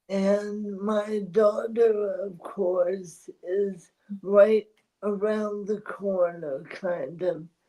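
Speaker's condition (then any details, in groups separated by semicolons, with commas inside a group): ALS; voice strains with talking, needs voice rest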